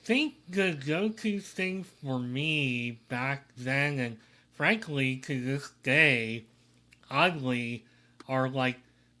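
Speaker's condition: Cleft lip and palate

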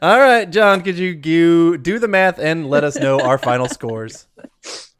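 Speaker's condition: No condition

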